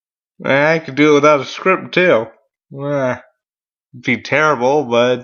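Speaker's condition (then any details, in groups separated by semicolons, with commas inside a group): Cerebral palsy; mild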